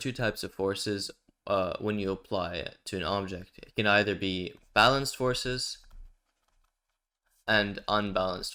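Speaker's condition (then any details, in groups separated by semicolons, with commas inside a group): No condition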